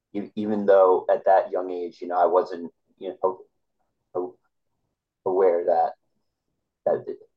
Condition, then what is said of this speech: Stuttering. It bothers me, angers me, and it's something I'm constantly trying to improve.